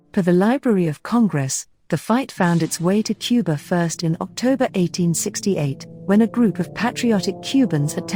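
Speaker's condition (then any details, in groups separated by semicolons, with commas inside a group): No condition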